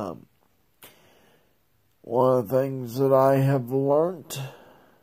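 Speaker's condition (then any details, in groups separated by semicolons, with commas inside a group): Multiple sclerosis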